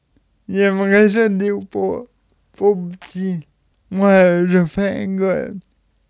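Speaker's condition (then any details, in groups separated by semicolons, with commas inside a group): Cerebral palsy; age 31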